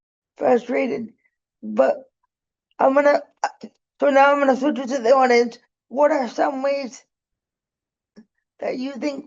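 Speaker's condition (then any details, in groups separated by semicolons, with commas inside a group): Cerebral palsy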